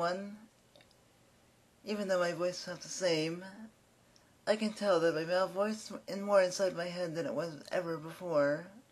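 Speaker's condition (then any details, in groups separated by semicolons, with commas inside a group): Cerebral palsy; speaks fast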